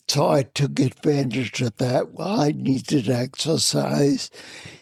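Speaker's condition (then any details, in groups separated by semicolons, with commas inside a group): Spinocerebellar ataxia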